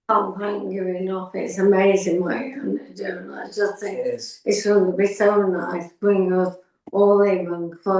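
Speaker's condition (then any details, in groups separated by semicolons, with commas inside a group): Functional neurological disorder; finger twitches, numbness, weak fingers; about two years, chronic, progressively worse, seizures; slurred speech worsening, swallowing and voice affected, choking, breathing problems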